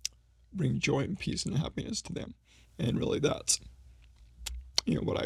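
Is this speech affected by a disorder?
Yes: ALS; needs voice rest during conversation.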